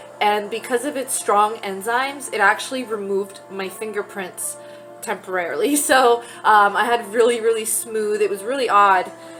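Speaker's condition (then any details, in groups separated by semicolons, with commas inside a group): No condition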